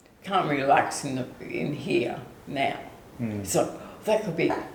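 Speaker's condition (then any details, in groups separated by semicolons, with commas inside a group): ALS/MND; onset foot drop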